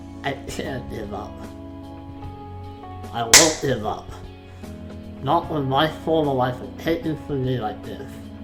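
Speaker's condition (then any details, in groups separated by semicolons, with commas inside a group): Facial palsy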